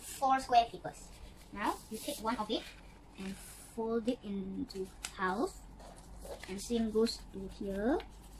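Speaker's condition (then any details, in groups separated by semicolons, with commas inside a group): No condition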